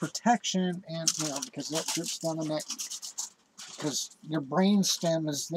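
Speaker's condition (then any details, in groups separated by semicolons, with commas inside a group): No condition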